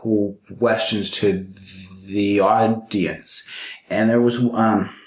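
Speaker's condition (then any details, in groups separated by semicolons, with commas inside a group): Stuttering; severe stuttering, therapy at Purdue speech clinic started 12 years ago, four Toastmasters clubs; still stutters terribly severely; prolonged sounds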